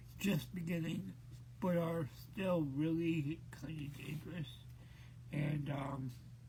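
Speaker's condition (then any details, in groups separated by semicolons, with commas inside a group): Cerebral palsy; present since birth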